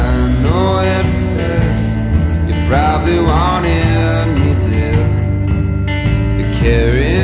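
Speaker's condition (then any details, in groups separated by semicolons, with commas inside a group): No condition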